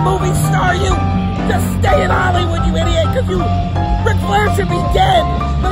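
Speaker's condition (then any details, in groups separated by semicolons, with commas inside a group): No condition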